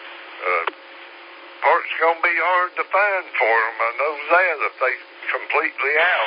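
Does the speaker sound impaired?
Yes: slurred speech; stroke 3 years ago.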